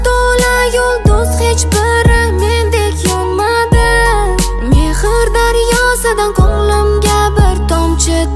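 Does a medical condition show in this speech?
No.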